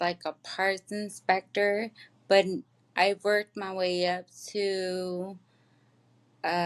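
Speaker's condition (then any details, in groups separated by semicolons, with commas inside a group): Traumatic brain injury; accident, injury at age 24; takes medication, physical therapy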